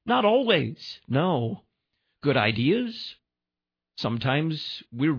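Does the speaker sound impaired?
No.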